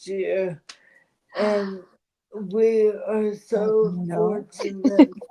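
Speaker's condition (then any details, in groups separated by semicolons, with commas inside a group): ALS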